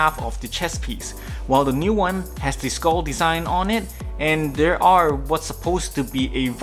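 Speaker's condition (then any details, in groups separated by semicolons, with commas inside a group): No condition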